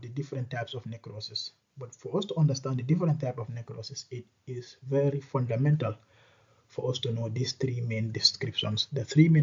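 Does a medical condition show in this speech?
No.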